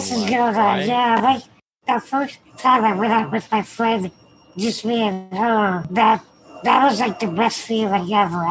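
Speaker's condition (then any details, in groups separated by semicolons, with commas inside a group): Spinal muscular atrophy; wheelchair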